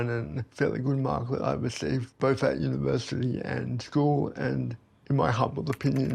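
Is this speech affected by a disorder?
Yes: cerebral palsy.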